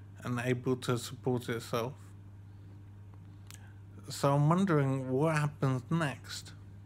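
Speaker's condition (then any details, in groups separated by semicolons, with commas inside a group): Brain injury; finds speaking quite difficult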